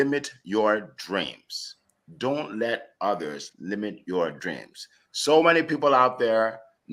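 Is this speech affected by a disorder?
No.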